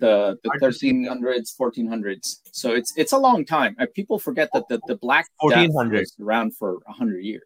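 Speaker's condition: No condition

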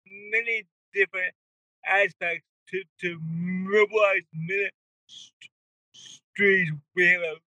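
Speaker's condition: Cerebral palsy; wheelchair user

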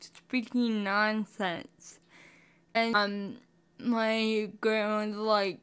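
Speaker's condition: Spastic cerebral palsy; mixed type, mostly spastic

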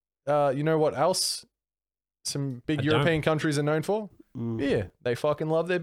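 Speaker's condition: No condition

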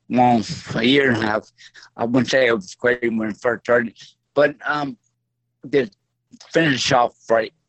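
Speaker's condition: Stroke; voice altered since stroke, lasting effect

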